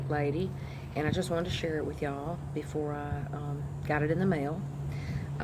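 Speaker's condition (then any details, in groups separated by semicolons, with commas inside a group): No condition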